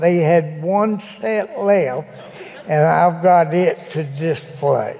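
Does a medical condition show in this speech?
Yes: cerebral palsy; can no longer walk.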